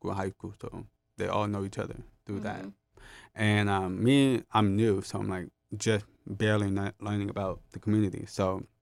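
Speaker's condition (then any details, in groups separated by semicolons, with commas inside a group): Hard of hearing, gentamicin-induced hearing loss; speech therapy due to hearing loss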